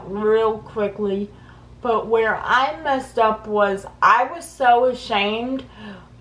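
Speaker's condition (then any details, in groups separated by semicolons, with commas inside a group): Cerebral palsy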